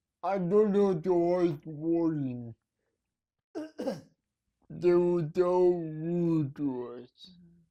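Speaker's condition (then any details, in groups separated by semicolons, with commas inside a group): Cerebral palsy; needs help at night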